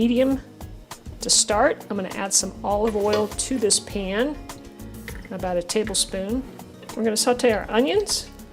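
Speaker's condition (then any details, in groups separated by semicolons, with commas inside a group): No condition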